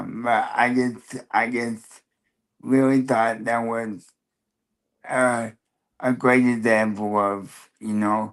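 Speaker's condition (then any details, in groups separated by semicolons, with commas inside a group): Cerebral palsy, spastic quadriplegia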